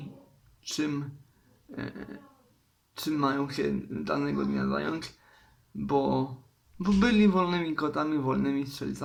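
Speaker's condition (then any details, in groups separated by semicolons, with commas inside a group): Cerebral palsy; uses wheelchair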